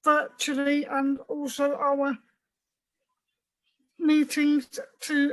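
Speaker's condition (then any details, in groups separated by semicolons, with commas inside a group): Cerebral palsy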